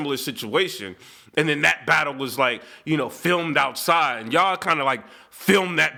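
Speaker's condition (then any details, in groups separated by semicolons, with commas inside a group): No condition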